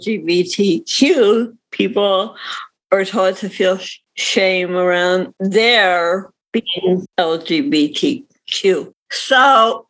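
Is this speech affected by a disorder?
Yes: cerebral palsy; visible cerebral palsy.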